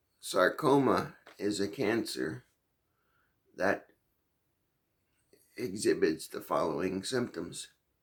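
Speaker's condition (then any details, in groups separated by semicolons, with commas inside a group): Cerebral palsy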